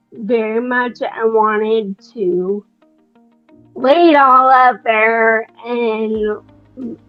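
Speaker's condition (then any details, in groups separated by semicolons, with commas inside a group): Friedreich's ataxia; speech affected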